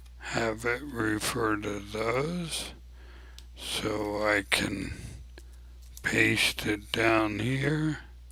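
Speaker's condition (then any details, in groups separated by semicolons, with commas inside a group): ALS; abnormally slow voice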